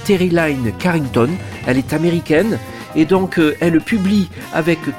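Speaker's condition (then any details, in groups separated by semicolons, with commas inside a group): No condition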